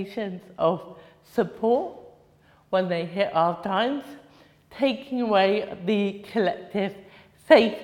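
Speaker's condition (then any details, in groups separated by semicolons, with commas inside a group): Cerebral palsy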